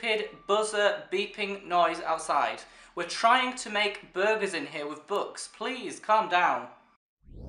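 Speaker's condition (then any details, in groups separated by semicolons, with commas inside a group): No condition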